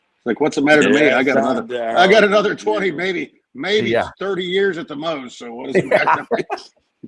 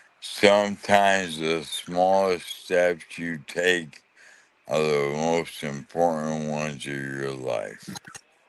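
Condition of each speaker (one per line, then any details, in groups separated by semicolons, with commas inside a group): No condition
ALS; right side and left hand weakness, cane, leg brace; about six years since diagnosis, progressing, right-side weakness, worsening left hand, cane, medication; losing ability to talk and swallow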